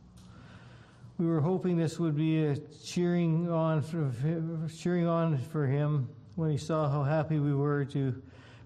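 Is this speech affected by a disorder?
Yes: Parkinson's disease; damaged brain area no longer produces dopamine.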